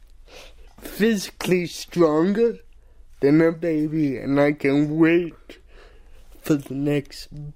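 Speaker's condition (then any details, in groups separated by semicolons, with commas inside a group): Cerebral palsy; says cannot do voices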